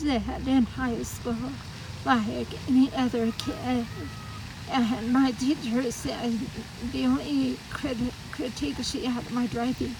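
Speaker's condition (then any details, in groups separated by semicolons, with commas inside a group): Parkinson's disease; adolescent onset around 13, tremors and overactivity, misdiagnosed as ADHD, given Ritalin, diagnosed about ten years ago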